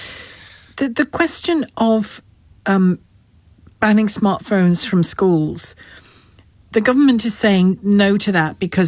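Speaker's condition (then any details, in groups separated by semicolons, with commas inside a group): No condition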